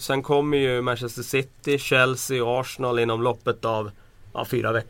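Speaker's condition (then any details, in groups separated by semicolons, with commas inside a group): No condition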